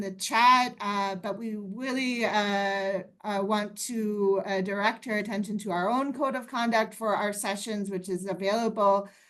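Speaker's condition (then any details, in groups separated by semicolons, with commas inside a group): No condition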